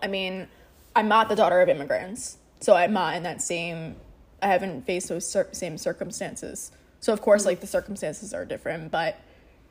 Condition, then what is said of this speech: No condition.